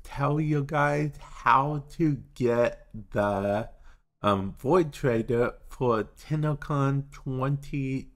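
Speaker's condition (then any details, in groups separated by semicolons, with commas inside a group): Cerebral palsy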